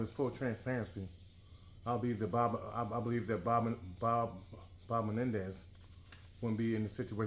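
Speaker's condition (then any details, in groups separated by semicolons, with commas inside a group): No condition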